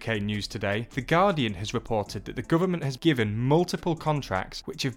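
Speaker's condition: No condition

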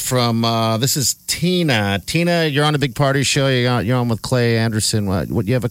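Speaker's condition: No condition

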